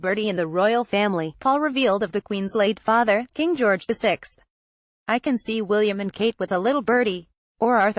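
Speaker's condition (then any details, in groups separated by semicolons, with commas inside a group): No condition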